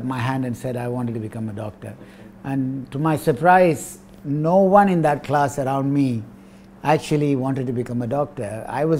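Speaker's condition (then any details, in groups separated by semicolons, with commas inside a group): No condition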